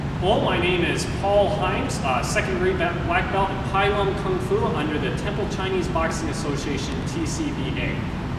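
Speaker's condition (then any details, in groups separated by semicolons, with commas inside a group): No condition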